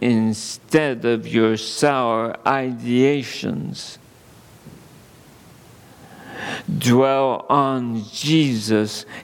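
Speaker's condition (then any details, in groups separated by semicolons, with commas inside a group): ALS; seeing doctors for multiple organic issues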